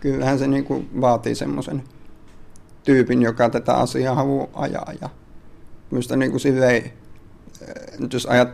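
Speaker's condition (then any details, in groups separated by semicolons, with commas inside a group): Duchenne muscular dystrophy; has personal assistant Sini Pesonen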